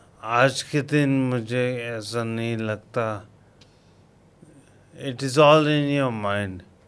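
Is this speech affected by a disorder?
Yes: coma after road accident.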